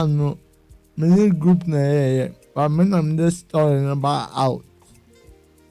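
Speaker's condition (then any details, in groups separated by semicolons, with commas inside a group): Cerebral palsy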